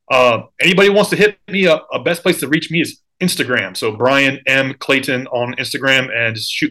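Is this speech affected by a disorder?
No.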